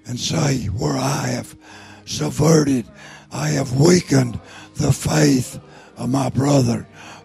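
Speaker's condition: Throat cancer, lost vocal cord

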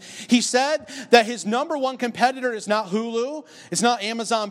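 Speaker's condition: No condition

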